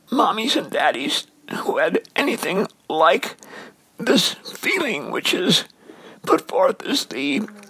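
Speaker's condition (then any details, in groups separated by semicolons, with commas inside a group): Dysphonia; raspy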